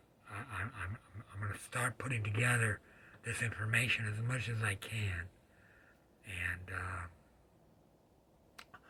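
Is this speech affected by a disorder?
Yes: laryngeal cancer, vocal cord paralysis; lump on left vocal cord, left vocal cord paralyzed; refused chemotherapy and radiation, slight progression, metabolic therapy; cannot talk, paralyzed vocal cord.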